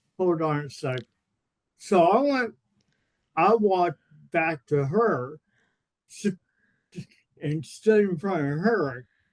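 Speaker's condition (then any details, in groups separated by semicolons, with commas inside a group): Cerebral palsy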